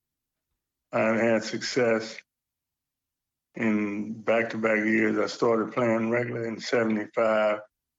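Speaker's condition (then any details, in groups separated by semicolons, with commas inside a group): Parkinson's; Parkinson's disease for quite a while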